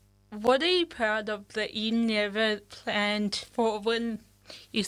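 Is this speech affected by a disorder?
Yes: cerebral palsy; cerebral palsy from birth.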